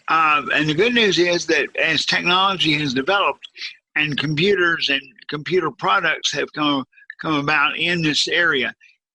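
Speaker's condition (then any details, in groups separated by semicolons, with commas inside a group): Cerebral palsy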